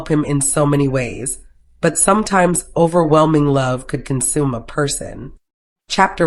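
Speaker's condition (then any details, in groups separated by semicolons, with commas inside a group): No condition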